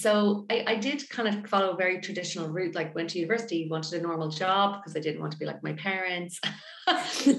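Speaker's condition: No condition

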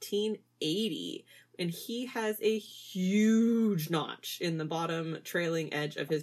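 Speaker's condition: No condition

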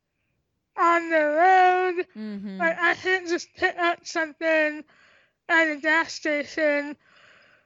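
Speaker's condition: Tracheostomy; congenital cystic hygroma of head and neck, cysts in airway and esophagus

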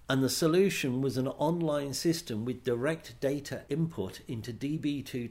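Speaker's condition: No condition

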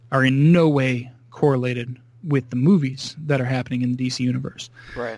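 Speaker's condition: No condition

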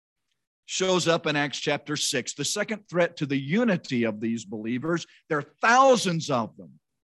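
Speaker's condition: No condition

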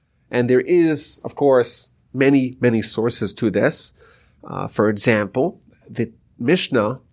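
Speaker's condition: No condition

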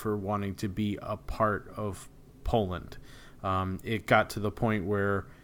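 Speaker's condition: No condition

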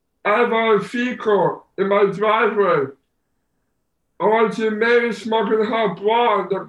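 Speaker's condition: Down syndrome; low muscle tone, poor balance, slow reaction time, slow learning, four major ear surgeries around age 18

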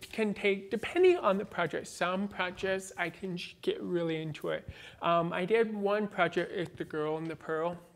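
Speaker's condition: Born deaf, cochlear implant, congenital

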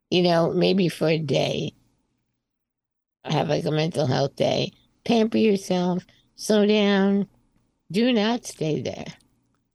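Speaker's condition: Spinal muscular atrophy type 2; congenital, born early 60s, wheelchair user, slightly progressive, found out in twenties, arms less mobile; breathing, speaking and singing much stronger since medication, functions declining before it

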